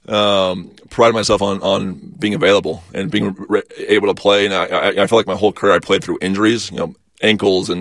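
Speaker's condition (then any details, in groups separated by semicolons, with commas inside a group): Stutter; stutter first noticed in high school, not noticed in childhood; magnified on mission while learning and speaking Spanish; repeated words, prolonged sounds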